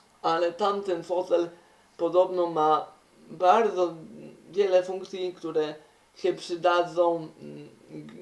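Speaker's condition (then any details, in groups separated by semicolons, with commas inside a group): Cerebral palsy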